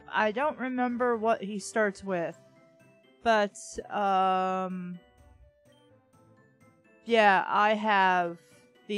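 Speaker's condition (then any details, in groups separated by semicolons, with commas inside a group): No condition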